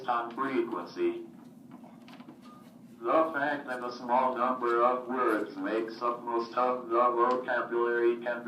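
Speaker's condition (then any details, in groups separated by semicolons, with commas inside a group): Cerebral palsy, athetoid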